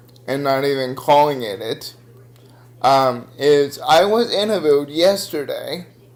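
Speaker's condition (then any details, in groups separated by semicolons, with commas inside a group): Cerebral palsy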